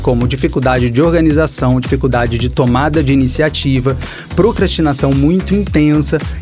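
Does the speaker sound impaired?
No.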